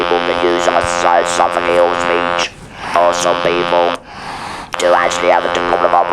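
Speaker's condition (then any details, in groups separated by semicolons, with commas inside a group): Laryngeal cancer with laryngectomy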